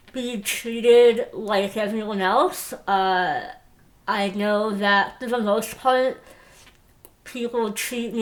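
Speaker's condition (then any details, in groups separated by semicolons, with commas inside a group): Moebius syndrome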